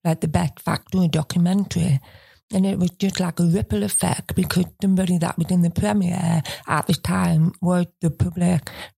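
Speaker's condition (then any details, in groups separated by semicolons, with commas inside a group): Usher syndrome, profound deafness; profound deafness since childhood, diagnosed around age eight, formerly hearing aids, cochlear implants; diagnosed over 30 years ago, peripheral vision loss, 5% central vision left, gradually going blind; breathes differently, possibly linked to hearing loss, poor use of Entonox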